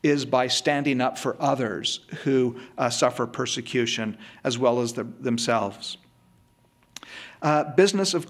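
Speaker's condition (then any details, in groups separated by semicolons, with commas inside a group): No condition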